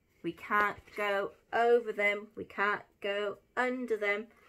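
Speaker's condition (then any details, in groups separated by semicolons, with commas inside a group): No condition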